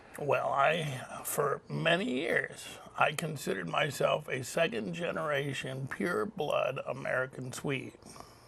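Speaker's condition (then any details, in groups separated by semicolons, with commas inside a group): Cerebral palsy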